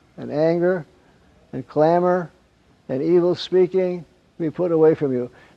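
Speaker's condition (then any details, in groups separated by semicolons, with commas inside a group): Parkinson's; wakes at night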